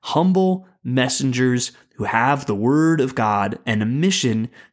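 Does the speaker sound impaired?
No.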